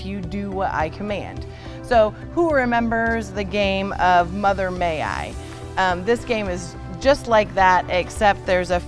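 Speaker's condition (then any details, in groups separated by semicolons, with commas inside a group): No condition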